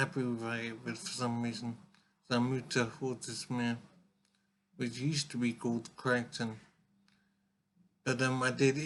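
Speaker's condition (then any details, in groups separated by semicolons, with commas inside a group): Brain injury; severe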